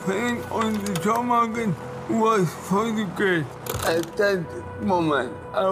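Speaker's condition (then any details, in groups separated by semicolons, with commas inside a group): Speech impediment; present since childhood; uses AI avatar to speak; public speaking almost impossible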